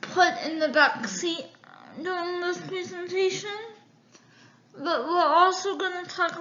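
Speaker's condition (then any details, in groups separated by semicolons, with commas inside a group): Cerebral palsy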